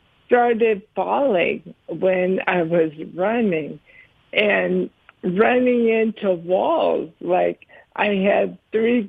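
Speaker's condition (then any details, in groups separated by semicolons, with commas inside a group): ALS; first signs running into walls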